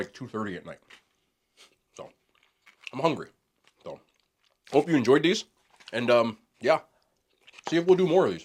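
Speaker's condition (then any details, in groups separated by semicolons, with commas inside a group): No condition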